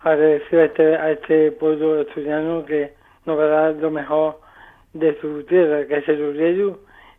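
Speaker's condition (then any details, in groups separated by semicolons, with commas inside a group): Amyotrophic lateral sclerosis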